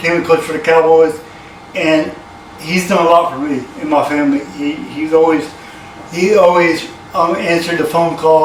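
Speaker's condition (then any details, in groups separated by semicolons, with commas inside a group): Cerebral palsy; from birth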